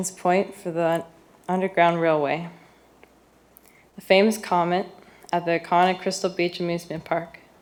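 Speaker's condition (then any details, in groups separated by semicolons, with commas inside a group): No condition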